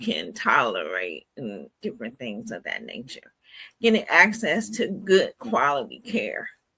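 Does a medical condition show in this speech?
Yes: cerebral palsy.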